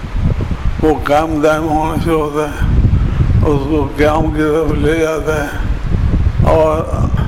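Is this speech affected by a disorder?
Yes: difficulty speaking.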